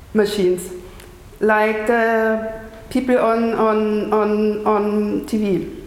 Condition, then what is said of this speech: Stuttering. And because I have no control about how much I stutter on a given day, I was even afraid that I will not stutter enough.